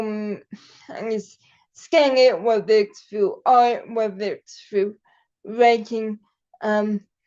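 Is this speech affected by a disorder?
Yes: cerebral palsy; able to articulate and speak.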